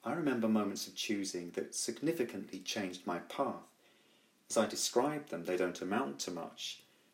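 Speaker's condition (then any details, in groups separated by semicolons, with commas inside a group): No condition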